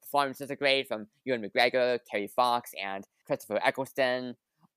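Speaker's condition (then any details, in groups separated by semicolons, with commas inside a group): No condition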